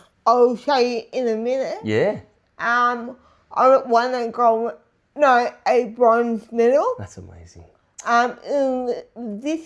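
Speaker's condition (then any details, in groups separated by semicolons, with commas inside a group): Disability affecting speech; voice and speech affected, speech therapy from age one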